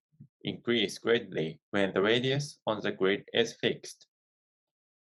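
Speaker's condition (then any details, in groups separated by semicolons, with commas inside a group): No condition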